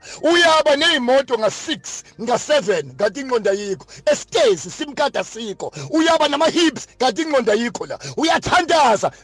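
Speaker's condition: No condition

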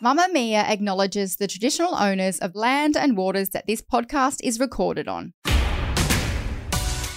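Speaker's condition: No condition

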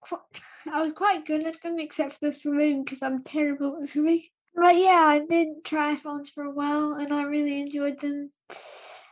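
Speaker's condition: Cerebral palsy, spastic dystonic quadriplegia

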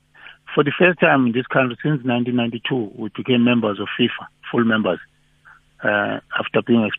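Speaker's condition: No condition

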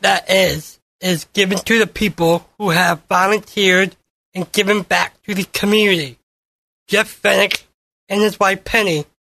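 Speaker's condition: Down syndrome; present from birth

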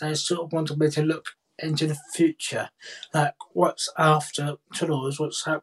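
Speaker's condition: Cerebral palsy, profound hearing loss; boccia class BC5 formerly BC2

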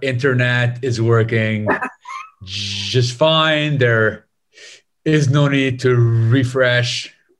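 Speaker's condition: Stutter; lifelong stutter, breathing technique from speech course also done by Gareth Gates, joined Toastmasters; still stutters in six languages, controls stutter with breathing technique; debilitating stutter, avoided speaking about 25 years, stutter evident when speaking, pauses resemble internet lag; prolonged sounds, blocks

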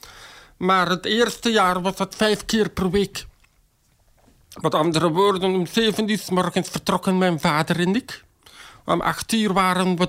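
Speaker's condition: Deafness, acquired, bacterial meningitis; born hearing, deaf since age 3.5 from bacterial meningitis, never cochlear implant, sign language learned in twenties; speech therapy in childhood, can speak, formerly relied on lip-reading, now uses sign language interpreter

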